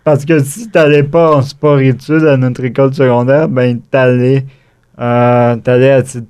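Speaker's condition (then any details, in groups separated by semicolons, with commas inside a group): Cerebral palsy; acquired, wheelchair user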